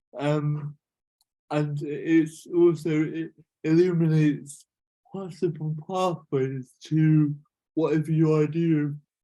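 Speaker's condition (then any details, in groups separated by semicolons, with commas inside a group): Cerebral palsy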